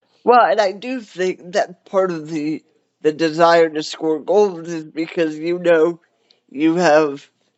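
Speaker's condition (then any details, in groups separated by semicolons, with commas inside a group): Cerebral palsy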